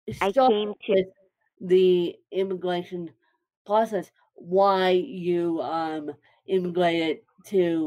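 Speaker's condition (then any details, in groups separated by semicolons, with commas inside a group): Cerebral palsy, mixed, moderate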